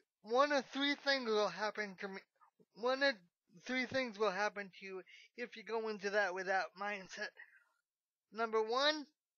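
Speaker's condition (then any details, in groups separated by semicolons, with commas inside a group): Cerebral palsy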